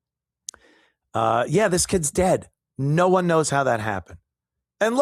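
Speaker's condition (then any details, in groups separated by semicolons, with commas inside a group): No condition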